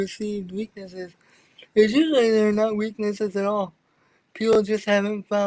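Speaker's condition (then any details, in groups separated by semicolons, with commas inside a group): Cerebral palsy; from birth, wheelchair user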